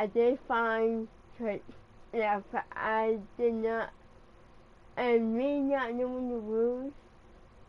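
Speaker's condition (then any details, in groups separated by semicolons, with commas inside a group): Cerebral palsy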